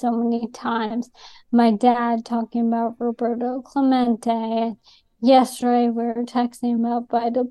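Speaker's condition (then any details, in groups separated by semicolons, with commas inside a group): ALS; diagnosed within about past year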